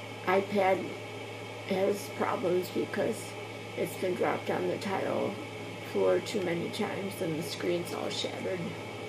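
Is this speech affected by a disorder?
Yes: multiple sclerosis with spasticity.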